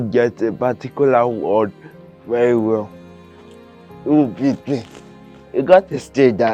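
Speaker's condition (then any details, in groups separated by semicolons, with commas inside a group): Cerebral palsy, severe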